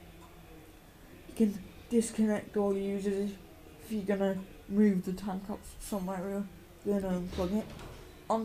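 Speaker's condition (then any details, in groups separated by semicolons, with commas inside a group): Cerebral palsy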